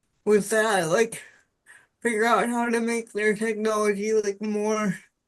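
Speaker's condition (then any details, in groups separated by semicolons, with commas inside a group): Cerebral palsy; spastic quadriplegic cerebral palsy, all four limbs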